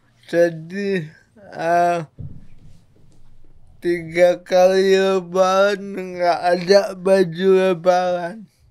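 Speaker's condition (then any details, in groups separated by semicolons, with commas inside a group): Cerebral palsy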